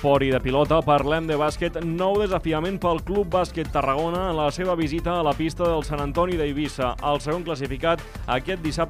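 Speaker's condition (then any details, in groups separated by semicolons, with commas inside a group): No condition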